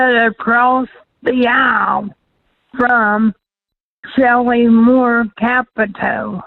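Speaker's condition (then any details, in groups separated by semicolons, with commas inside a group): Cerebral palsy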